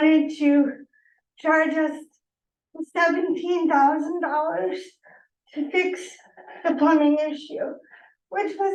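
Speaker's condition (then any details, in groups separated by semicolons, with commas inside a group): Cerebral palsy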